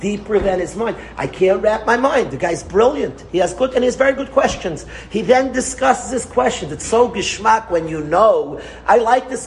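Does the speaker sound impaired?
No.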